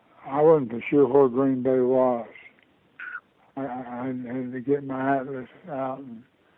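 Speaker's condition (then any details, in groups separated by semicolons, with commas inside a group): Parkinson's disease; diagnosed about two years ago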